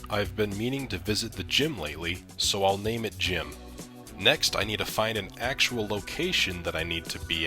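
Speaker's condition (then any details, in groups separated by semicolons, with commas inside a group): No condition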